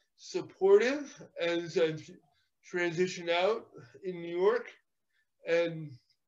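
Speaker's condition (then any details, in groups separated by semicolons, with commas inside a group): Cerebral palsy; physical therapy in childhood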